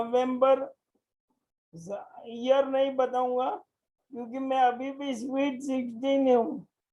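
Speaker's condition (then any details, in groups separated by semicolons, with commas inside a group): Motor neuron disease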